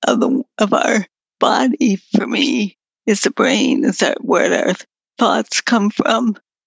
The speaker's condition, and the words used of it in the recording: Multiple sclerosis. I have voice, like right now I'm talking, but in order for me to talk, I have to have a lot of chocolate.